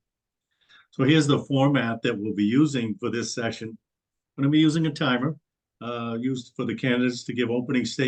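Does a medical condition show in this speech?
No.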